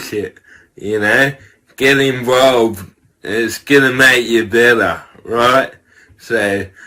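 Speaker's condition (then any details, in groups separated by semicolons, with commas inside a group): Cerebral palsy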